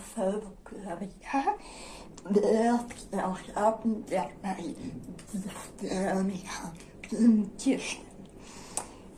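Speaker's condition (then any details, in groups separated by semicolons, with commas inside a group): Dystonia; generalized dystonia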